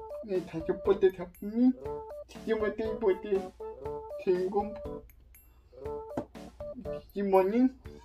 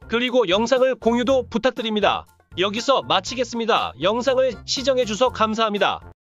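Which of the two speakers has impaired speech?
The first: cerebral palsy; brain lesion.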